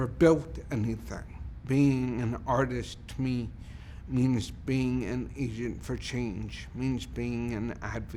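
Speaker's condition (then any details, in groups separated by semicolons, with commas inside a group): Cerebral palsy; speech primarily affected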